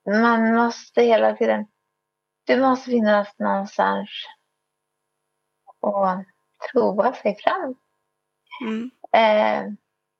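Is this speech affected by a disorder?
Yes: cerebral palsy, spastic.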